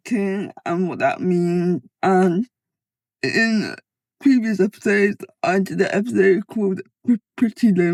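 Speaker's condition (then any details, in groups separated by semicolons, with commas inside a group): Cerebral palsy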